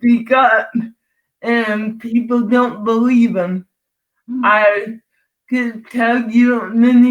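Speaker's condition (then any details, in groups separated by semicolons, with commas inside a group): Cerebral palsy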